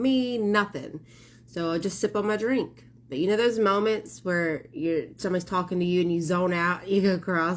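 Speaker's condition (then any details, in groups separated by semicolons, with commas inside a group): No condition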